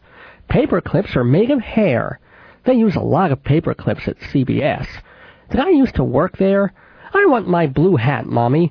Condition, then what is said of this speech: Cleft palate. As I've been told, I still have a bit of a lisp, or as speech people call it, a sibilant S.